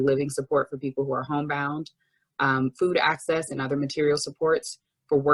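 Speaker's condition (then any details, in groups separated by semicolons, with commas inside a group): No condition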